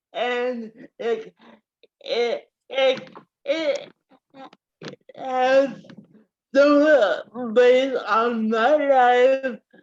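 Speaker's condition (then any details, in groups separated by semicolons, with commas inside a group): Cerebral palsy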